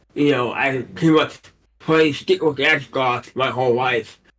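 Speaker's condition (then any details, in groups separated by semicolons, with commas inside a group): Cerebral palsy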